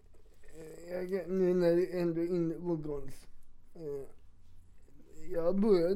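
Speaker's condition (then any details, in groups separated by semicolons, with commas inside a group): Cerebral palsy; once walked ten kilometres in one day without wheelchair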